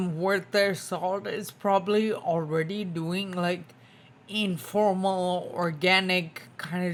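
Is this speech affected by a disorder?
Yes: spinocerebellar ataxia type 2, SCA2; tongue.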